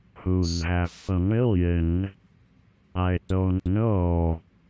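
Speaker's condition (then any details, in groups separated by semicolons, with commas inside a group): Amyotrophic lateral sclerosis; bulbar onset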